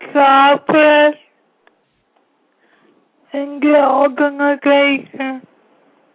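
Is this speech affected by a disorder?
Yes: spastic quadriplegic cerebral palsy; all four limbs, brain and nervous system, affects movement, learning, hearing, seeing, thinking, uses equipment; speaks briefly, Job Path support staff restates her words for listeners.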